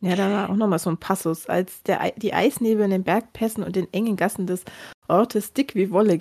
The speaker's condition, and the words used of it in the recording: No condition.